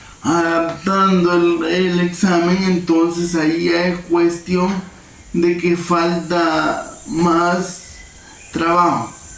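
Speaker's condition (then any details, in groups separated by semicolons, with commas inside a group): Cerebral palsy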